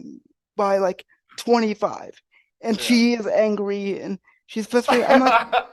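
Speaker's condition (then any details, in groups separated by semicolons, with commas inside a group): Cerebral palsy; wheelchair user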